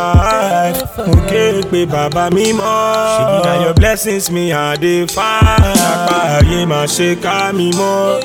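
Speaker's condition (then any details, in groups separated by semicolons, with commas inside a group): No condition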